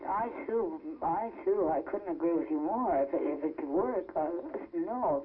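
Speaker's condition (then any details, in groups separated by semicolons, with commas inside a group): Laryngeal cancer; just out of hospital, surgery planned next week to remove tumor, throat and voice box, considering Laetrile in Mexico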